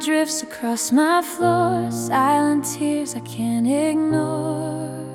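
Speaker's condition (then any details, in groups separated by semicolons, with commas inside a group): No condition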